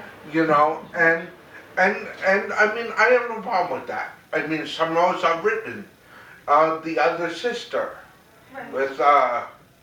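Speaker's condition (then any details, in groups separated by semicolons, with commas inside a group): Cerebral palsy; very mild form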